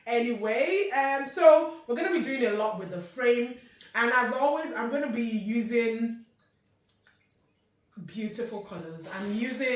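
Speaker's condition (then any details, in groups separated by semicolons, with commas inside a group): No condition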